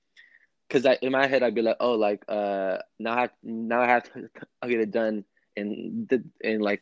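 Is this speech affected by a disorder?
Yes: stutter; stutter since learning to talk, countless speech therapy sessions elementary through high school, never resolved; ongoing stutter when speaking; not when singing, therapy had words sung to Twinkle Little Star rhythm; here repeated sounds, repeated words.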